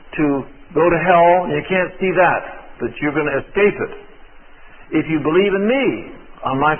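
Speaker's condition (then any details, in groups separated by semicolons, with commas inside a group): No condition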